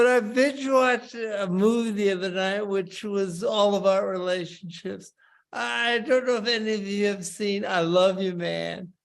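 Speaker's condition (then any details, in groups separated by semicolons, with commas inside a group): Parkinson's disease; speech problems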